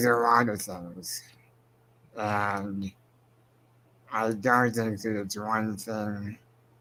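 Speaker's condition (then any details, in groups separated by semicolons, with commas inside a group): Spinal muscular atrophy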